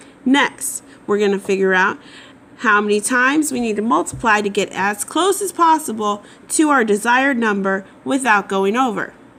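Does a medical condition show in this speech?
No.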